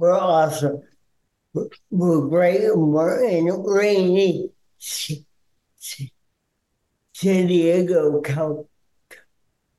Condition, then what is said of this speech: Cerebral palsy. And so if there are times you might have some challenge understanding him, it's because he has cerebral palsy.